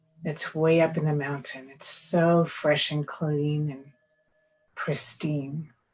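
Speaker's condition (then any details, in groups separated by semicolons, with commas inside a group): No condition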